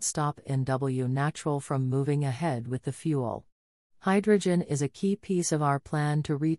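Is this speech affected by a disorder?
No.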